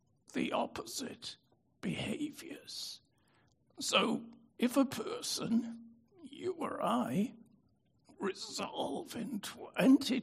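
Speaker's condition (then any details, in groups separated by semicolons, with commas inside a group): Spasmodic dystonia; prior stroke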